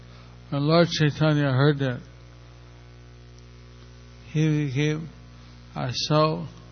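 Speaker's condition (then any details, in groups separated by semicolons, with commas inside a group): Stroke; a little over a year since stroke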